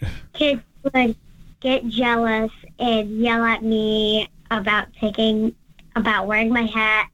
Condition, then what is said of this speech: Cleft palate. This little girl is the most eloquent, inspirational little kid I've heard ever.